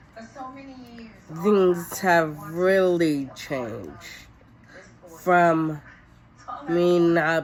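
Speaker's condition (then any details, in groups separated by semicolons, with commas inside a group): Cerebellar ataxia; no cure; speech changed, tongue biting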